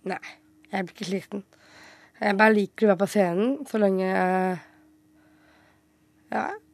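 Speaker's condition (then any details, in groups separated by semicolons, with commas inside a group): Down syndrome; congenital, present from birth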